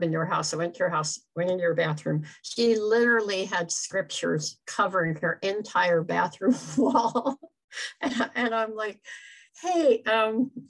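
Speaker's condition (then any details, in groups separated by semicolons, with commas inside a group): Cleft palate; congenital, extremely severe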